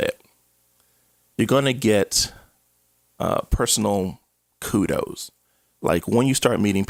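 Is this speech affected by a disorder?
No.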